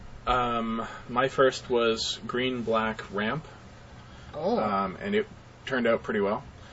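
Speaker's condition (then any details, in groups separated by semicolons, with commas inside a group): No condition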